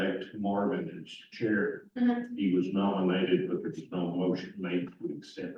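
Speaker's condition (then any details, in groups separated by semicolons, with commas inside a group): No condition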